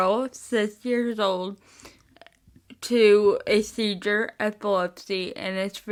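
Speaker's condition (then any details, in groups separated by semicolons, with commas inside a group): Spastic cerebral palsy, mixed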